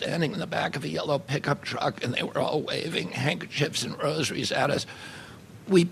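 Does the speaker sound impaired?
Yes: spasmodic dysphonia; sudden onset age 42, titanium bridge between vocal cords in Japan, Dr. Andrew Blitzer recommended; about 27 years since onset, age 69, injections every 2 months stopped, Japanese surgery worked well; voice rough and shaky, mistaken for crying, tight cords blocked air, formerly failed completely, worse before.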